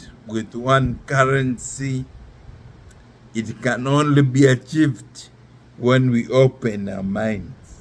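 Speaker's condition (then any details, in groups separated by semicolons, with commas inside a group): Neurological disease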